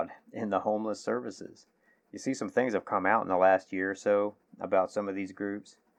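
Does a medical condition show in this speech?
No.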